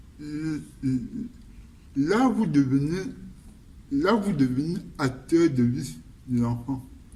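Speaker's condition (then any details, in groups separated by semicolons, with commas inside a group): Cerebral palsy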